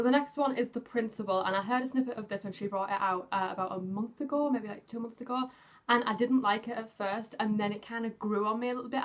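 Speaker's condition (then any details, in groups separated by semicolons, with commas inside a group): No condition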